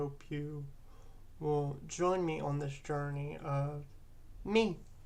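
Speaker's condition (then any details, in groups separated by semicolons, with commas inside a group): Cerebral palsy; present from birth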